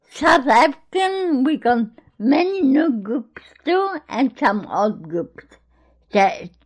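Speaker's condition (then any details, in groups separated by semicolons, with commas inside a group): Cerebral palsy; speech problems when young, began talking after attending Gruella school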